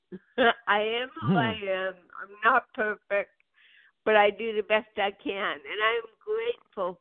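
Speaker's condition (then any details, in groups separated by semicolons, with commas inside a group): Cerebral palsy; birth onset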